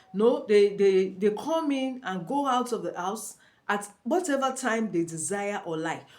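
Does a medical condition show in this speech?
No.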